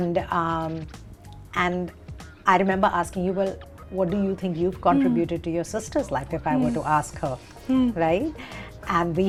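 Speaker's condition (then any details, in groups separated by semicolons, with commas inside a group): No condition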